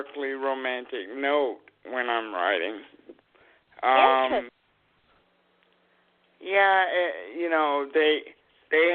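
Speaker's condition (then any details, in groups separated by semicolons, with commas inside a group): Cerebral palsy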